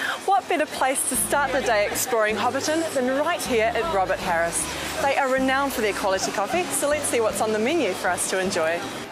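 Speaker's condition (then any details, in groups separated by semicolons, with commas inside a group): No condition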